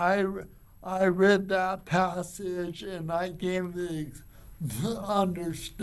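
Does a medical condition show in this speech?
Yes: cerebral palsy; from birth.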